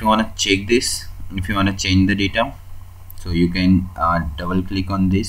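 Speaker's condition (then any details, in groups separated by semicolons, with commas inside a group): No condition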